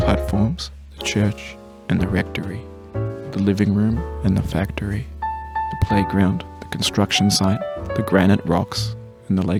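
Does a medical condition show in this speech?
No.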